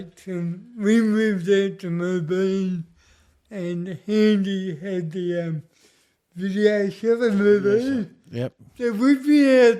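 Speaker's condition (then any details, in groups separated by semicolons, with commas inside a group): Cerebral palsy; speech noticeably affected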